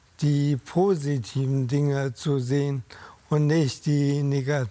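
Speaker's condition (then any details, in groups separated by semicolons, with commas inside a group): ALS; almost 10 years since diagnosis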